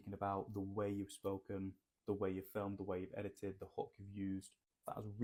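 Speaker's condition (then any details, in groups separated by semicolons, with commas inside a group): No condition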